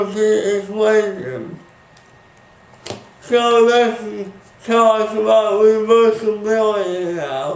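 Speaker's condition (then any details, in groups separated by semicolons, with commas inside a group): Speech impairment after birth surgery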